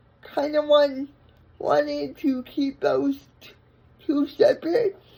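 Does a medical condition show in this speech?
Yes: brain injury; unable to walk.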